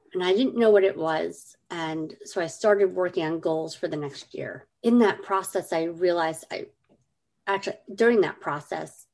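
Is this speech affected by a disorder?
Yes: cleft lip and palate; some speech issues growing up.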